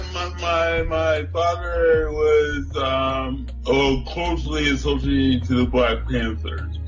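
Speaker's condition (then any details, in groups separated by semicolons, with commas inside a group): Cerebral palsy; no ambulance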